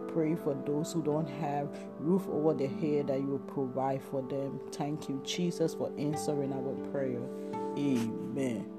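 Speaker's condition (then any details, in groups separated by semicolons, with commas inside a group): No condition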